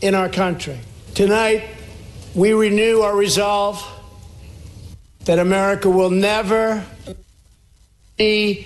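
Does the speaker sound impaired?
No.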